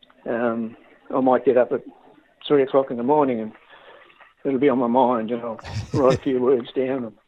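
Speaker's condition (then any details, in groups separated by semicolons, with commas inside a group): Parkinson's disease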